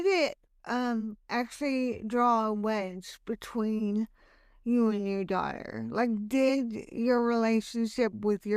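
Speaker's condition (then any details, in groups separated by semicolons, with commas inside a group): Hemiplegic cerebral palsy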